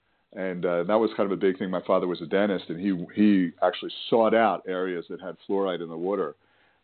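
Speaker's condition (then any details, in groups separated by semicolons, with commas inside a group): No condition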